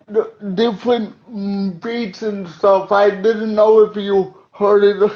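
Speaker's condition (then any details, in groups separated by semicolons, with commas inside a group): Cerebral palsy; uses wheelchair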